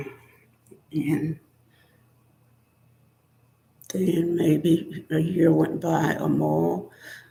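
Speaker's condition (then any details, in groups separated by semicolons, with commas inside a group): Spinal neurosarcoidosis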